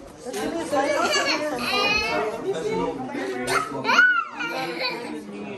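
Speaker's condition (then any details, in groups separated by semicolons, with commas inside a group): No condition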